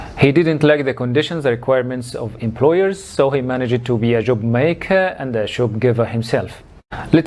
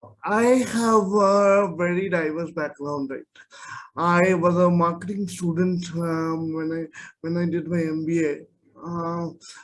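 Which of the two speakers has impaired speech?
The second: cerebral palsy; from birth, whole body movement affected; several major operations.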